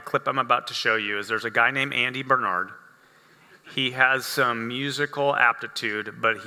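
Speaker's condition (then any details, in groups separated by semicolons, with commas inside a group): No condition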